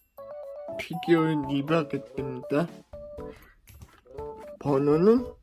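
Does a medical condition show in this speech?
Yes: cerebral palsy; brain lesion.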